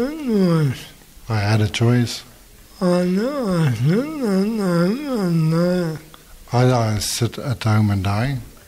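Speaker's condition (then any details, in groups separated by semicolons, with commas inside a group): Motor neurone disease; terminal, last years of life; difficulty speaking clearly, needs interpreter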